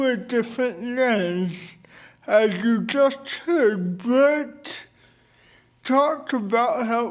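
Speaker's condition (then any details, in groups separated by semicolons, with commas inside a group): Cerebral palsy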